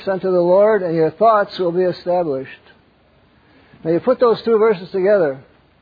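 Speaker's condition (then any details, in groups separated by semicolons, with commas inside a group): Parkinson's; wakes up around 3 am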